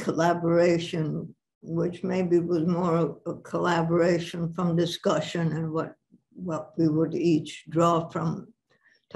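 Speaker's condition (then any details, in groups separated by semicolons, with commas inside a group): Parkinson's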